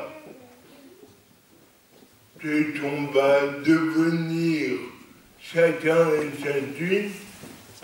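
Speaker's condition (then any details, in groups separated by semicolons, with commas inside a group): Cerebral palsy; lifelong, non-progressive; stable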